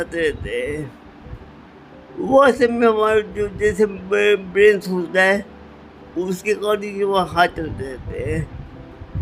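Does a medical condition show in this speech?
Yes: cerebral palsy; from birth, spasticity, muscle tightness.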